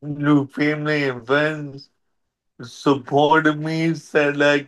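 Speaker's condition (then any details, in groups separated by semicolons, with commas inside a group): Cerebral palsy; present from birth, could walk a little as a child, wheelchair over the years; uses wheelchair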